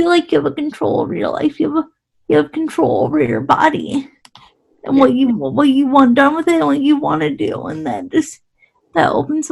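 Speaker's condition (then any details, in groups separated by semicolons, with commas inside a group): Cerebral palsy; quadriplegic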